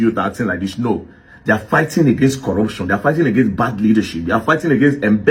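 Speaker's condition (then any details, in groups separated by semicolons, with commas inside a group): No condition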